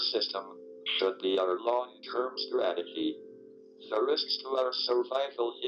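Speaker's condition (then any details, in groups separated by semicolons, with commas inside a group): ALS, speech-generating device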